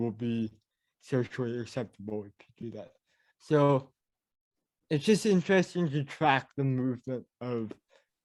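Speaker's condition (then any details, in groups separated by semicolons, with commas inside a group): Cerebral palsy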